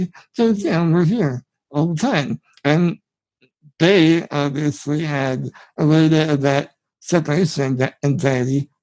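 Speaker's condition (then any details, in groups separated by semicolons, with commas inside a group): Spinal muscular atrophy; genetic, from birth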